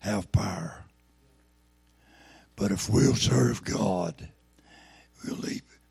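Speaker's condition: Throat cancer, lost vocal cord

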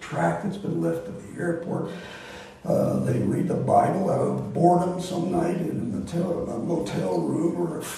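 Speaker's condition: Voice disorder; not contagious

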